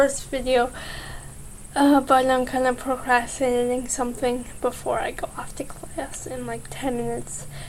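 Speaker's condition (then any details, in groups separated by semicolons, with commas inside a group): Cerebral palsy, mild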